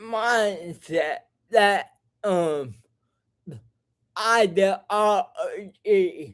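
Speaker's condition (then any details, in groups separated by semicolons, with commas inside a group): Cerebral palsy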